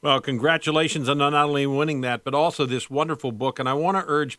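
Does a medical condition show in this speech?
No.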